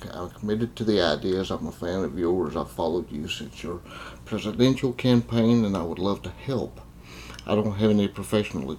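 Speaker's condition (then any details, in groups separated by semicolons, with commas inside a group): Cerebral palsy; confined to a wheelchair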